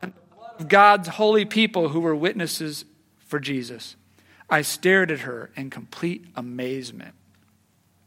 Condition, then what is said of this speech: None; typical speech.